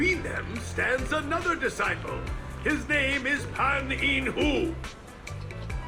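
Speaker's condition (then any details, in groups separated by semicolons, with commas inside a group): No condition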